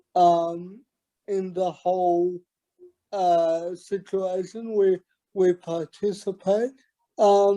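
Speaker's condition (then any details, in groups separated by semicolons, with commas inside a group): Cerebral palsy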